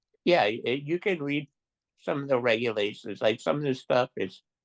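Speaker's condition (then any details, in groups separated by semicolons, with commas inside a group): Duchenne muscular dystrophy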